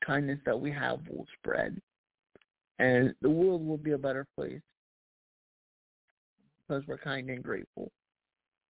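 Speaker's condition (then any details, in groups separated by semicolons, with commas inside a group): Cerebral palsy; voice improved over last year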